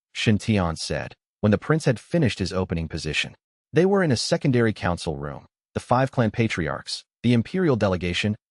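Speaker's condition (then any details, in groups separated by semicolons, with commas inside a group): No condition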